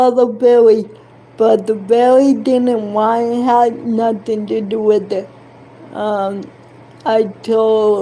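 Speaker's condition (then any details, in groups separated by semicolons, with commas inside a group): Cerebral palsy; affects hand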